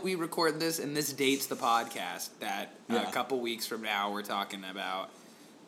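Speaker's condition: No condition

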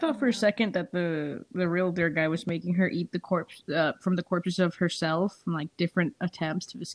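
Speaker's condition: No condition

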